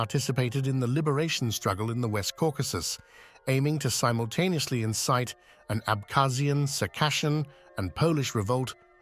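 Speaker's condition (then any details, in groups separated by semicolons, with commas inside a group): No condition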